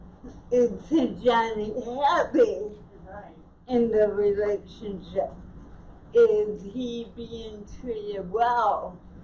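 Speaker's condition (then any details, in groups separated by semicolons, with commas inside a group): Cerebral palsy; noticeably affected speech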